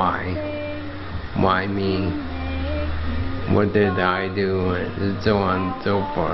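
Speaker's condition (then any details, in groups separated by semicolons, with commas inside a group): ALS; affects speech and breathing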